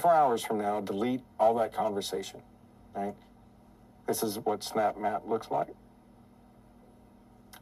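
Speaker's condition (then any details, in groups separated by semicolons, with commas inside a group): No condition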